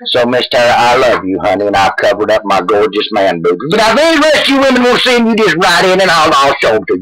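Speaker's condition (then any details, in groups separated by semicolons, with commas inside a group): No condition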